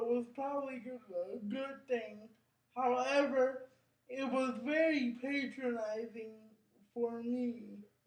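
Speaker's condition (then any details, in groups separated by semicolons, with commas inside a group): Cerebral palsy; brain injury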